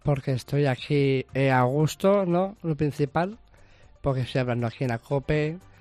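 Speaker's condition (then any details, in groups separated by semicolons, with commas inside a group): Down syndrome; extra copy of chromosome 21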